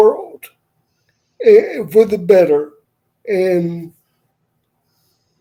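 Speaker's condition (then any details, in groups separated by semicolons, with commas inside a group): Cerebral palsy; wheelchair user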